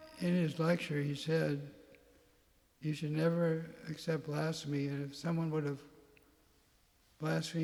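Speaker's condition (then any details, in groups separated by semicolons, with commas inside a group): Parkinson's; tremor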